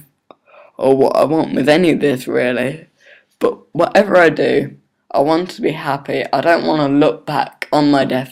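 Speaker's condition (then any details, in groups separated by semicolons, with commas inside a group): Cerebral palsy; not fully independent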